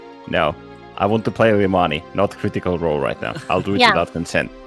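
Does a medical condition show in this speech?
No.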